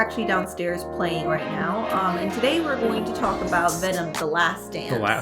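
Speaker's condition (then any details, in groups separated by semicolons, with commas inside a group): No condition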